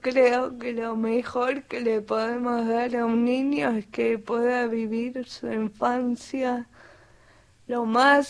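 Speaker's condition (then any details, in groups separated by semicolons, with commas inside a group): Cerebral palsy; acquired language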